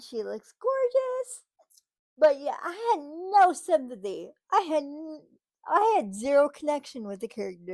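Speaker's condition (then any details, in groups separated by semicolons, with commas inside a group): Cerebral palsy, spastic; from birth, muscle spasms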